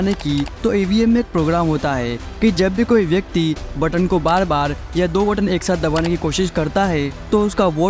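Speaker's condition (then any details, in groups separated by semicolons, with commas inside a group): No condition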